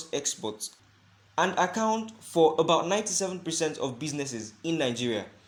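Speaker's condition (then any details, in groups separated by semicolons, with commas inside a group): No condition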